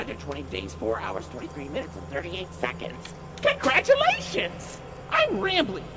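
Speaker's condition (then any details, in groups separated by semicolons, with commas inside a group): No condition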